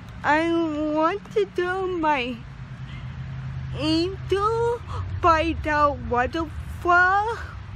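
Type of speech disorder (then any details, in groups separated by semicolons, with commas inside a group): Apraxia of speech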